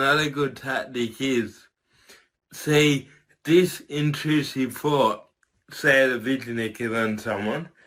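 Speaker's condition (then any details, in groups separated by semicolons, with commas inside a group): Cerebral palsy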